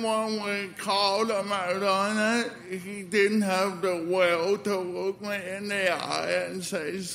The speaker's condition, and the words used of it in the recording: Cerebral palsy. It also affects my speech, which is kind of obvious.